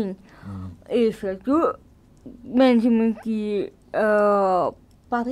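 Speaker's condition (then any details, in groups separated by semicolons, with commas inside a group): Cerebral palsy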